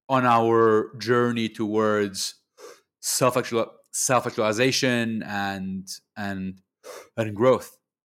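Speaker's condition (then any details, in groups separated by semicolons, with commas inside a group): Stuttering; childhood stutter, neurological, speech therapists in Lebanon until teens, psychologist at 16-17, UK breathing technique; still stutters, milder than before, controlled with learned breathing technique; only affects speaking, long avoided speaking, severe social anxiety; repeated sounds, repeated words, prolonged sounds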